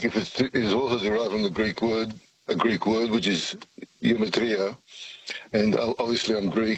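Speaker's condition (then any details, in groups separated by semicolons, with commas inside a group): Parkinson's; jittery, attributed to Parkinson's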